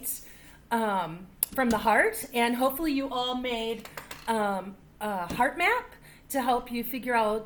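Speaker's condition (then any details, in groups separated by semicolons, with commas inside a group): No condition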